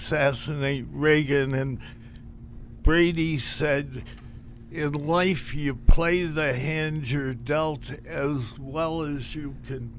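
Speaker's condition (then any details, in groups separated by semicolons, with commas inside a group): Parkinson's disease; childhood accident with disability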